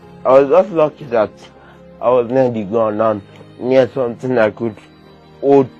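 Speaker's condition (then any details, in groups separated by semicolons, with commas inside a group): Cerebral palsy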